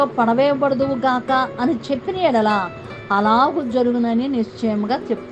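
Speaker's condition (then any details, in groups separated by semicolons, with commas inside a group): No condition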